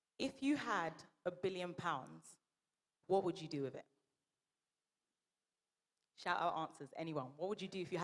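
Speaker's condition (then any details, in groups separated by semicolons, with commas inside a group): No condition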